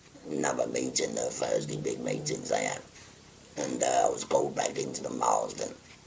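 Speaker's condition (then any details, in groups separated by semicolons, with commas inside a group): Laryngectomy; total laryngectomy, stage four laryngeal cancer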